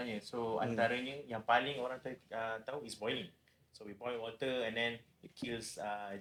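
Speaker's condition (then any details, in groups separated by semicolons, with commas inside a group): No condition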